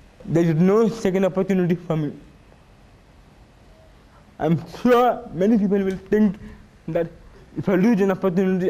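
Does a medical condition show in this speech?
Yes: cerebral palsy.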